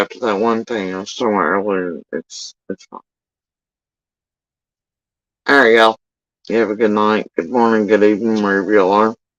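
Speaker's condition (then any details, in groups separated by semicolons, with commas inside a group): Facial paralysis after surgery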